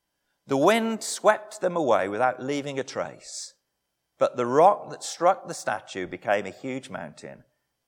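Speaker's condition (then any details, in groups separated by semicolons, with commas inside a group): No condition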